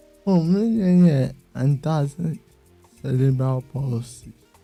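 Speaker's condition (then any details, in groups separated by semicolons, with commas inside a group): Cerebral palsy; self-managing with exercises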